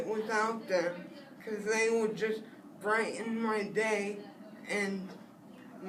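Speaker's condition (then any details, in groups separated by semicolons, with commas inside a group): Spastic cerebral palsy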